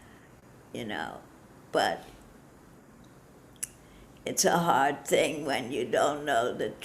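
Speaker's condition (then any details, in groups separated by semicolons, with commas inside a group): Parkinson's disease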